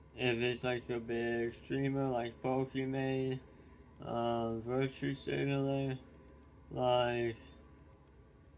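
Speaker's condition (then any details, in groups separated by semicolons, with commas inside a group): Tongue cancer surgery; neck and tongue surgery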